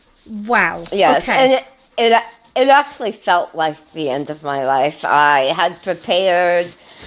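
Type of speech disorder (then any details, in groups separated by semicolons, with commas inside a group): Speech after partial glossectomy; tongue cancer, hemiglossectomy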